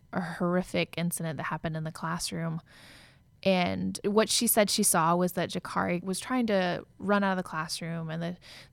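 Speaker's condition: No condition

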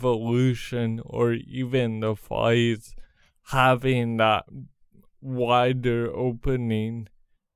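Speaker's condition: Cerebral palsy; congenital

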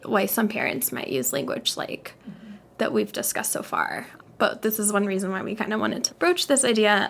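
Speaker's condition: No condition

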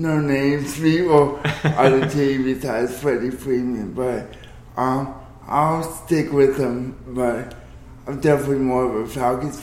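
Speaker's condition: Cerebral palsy

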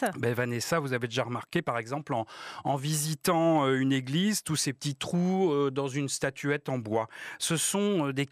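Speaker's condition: No condition

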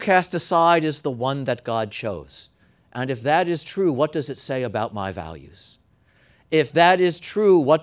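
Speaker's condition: No condition

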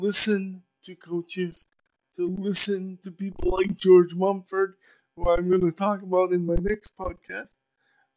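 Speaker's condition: Cerebral palsy; uses power wheelchair

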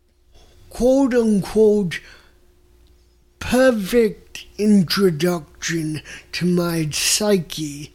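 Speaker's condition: Mild cerebral palsy; unconsciously spits when talking

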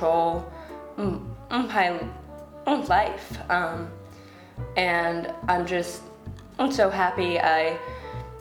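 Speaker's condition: Stutter; stutter since childhood, avoided oral communication in earlier life; speaks with audible stutter in this recording; often stutters over own name, listeners think name forgotten, listeners may need time to adjust; prolonged sounds, blocks

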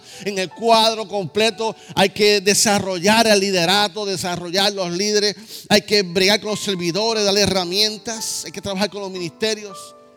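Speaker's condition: No condition

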